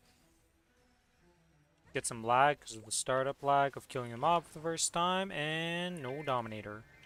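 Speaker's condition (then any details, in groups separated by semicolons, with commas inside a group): No condition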